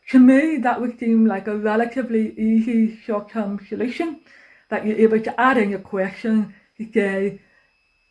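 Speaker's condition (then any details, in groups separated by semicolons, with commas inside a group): Deafness; cannot use telephone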